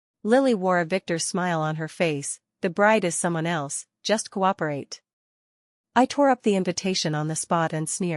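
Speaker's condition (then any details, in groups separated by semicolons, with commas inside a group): No condition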